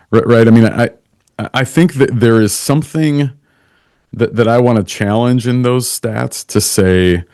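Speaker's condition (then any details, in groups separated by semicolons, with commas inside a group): No condition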